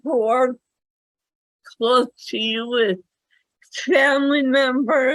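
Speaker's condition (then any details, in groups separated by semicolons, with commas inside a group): Cerebral palsy; mainly small motor coordination; speaks better than types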